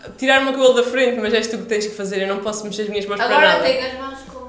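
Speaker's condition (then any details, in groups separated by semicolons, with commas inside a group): No condition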